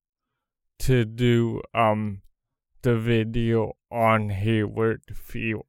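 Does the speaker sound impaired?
Yes: cerebral palsy; congenital, did not walk until age three, runs competitively, first Nike professional runner with cerebral palsy; wears Nike Pegasus Fly Ease shoes.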